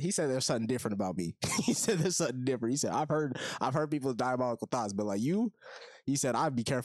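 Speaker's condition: No condition

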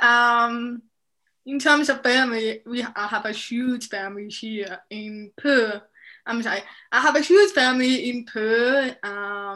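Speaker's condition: Deafness, profound, severe; bilateral cochlear malformation

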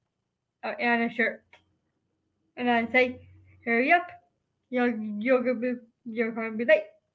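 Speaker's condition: Down syndrome; congenital, hypotonia at birth, diagnosed hours after birth, high marker on alpha fetoprotein test at 16 weeks; age 25, early work on speech and neurodevelopment

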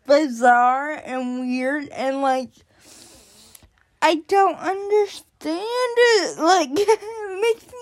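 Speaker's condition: Cerebral palsy; onset before birth

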